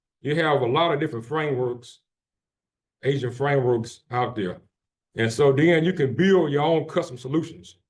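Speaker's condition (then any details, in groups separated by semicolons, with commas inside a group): No condition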